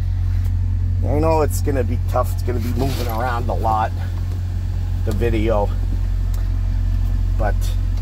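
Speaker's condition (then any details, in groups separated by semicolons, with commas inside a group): No condition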